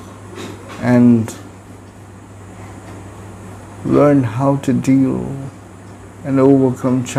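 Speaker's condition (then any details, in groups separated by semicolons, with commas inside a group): Cerebral palsy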